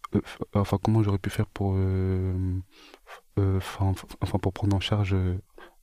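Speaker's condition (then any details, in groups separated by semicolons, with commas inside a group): Stuttering; stuttering since age 12 to 13, start of 5e in collège; still stutters, partly hides it, especially with new people; stutter fully returned under grand oral pressure, eased after Mayotte trip, varies over time; repeated sounds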